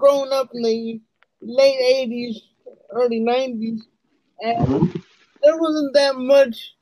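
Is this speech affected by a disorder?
Yes: cerebral palsy; speech too slow to keep pace with thoughts.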